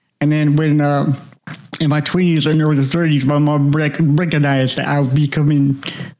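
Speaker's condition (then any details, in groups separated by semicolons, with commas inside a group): Cerebral palsy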